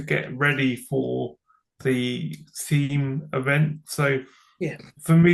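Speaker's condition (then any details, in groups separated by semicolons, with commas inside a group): Cerebral palsy; from birth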